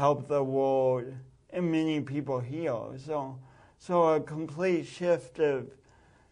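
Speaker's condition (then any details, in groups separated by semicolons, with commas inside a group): Speech impediment from birth oxygen loss; pronounced speech impediment since birth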